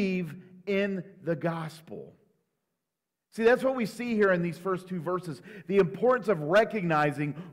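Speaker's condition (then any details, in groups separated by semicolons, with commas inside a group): No condition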